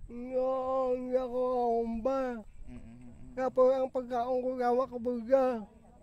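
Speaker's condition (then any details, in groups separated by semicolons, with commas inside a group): Dystonia, hereditary; speech affected, mouth twists involuntarily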